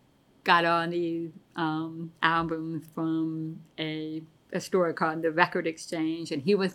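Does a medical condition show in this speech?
Yes: deafness; relies on hearing aids and lip reading.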